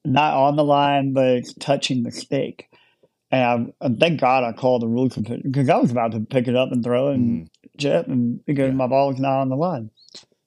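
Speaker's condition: Cleft lip and palate; large hole in mouth at birth

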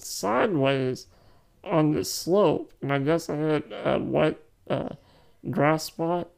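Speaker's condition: Muscular dystrophy; life expectancy uncertain

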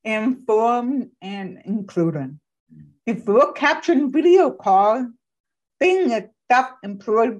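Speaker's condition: Profoundly deaf; speaks with own voice

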